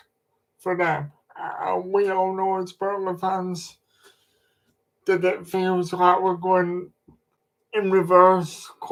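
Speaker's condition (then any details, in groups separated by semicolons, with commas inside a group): Cerebral palsy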